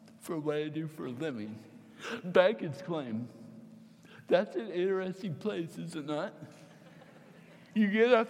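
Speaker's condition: Cerebral palsy, mild; hand tremor

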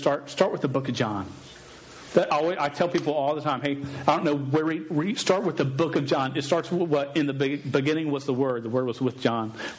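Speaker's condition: Stutter; probably present in childhood; sometimes unable to say own name in public; repeated sounds

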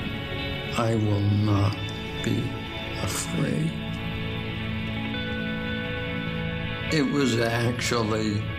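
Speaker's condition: ALS, speech-generating device

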